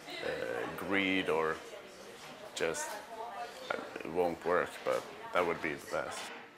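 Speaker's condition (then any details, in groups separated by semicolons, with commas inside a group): No condition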